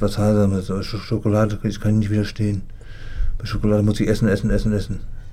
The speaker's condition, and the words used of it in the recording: Parkinson's disease. Das Kognitive, das Denken, Gedächtnis, Sprache und so weiter ist gar nicht betroffen.